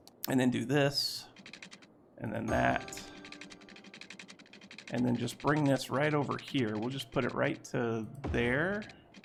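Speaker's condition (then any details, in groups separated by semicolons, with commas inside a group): No condition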